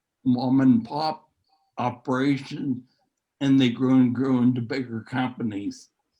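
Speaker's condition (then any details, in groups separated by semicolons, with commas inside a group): Neurological disease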